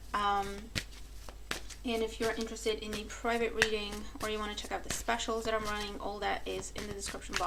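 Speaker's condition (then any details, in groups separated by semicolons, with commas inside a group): No condition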